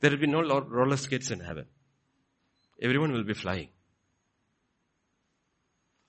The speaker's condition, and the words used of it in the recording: None; typical speech.